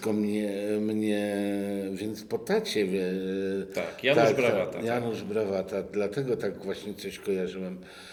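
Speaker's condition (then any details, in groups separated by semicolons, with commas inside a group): No condition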